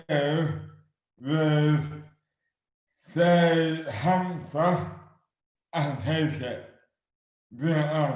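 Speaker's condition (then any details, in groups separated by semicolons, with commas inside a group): Dystonia; affects hands and speech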